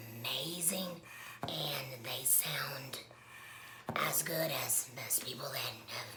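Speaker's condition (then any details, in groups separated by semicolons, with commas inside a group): Laryngectomy; laryngectomy, tracheoesophageal puncture, radiation; speaks with tracheoesophageal puncture; air through puncture vibrates throat, electrolarynx difficult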